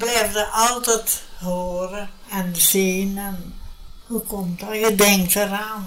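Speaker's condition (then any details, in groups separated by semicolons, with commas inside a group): Brain hemorrhage; speaks less well than before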